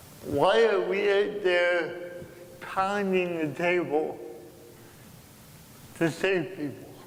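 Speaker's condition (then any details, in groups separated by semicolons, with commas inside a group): Cerebral palsy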